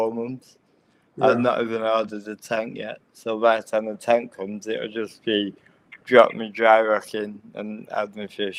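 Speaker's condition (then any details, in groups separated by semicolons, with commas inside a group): Cerebral palsy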